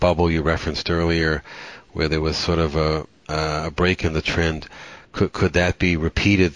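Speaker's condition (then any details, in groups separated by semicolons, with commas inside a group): No condition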